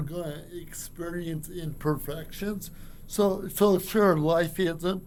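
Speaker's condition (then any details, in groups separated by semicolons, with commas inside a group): Cerebral palsy; from birth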